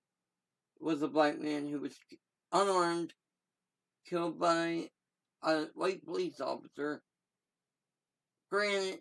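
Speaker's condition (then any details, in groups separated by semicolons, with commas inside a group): Cerebral palsy; voice sound affected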